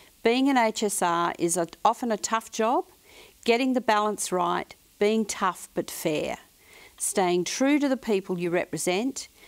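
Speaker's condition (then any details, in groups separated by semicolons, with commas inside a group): No condition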